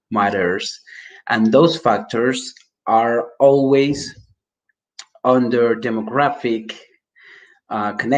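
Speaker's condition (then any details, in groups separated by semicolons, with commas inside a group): No condition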